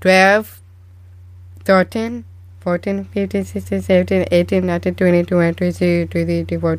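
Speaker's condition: Down syndrome; diagnosed shortly after birth

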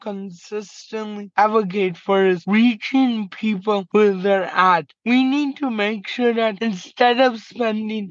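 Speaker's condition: Cerebral palsy; very mild physical disability, slight tremors during the day

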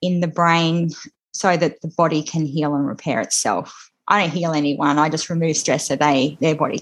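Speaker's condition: Cleft lip and palate; congenital, lip repaired about 12 or 17 months, operations through childhood to after puberty, braces in Melbourne; tearful, crying near end; speech therapy in childhood, cleft not obvious by own account

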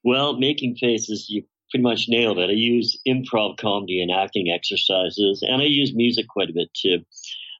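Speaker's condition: Bilateral cleft lip and palate, severe; congenital bilateral cleft lip and palate, most serious case in British Columbia at birth, facial disfigurement; describes self as facially disfigured and vocally distorted; voice very distorted in childhood, hardly understandable, huge palate cleft, singing helped develop voice

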